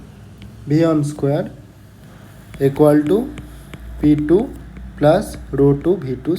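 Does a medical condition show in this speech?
No.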